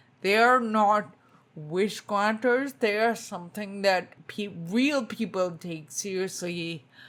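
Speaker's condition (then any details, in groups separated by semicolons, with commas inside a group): Spinocerebellar ataxia type 2, SCA2; tongue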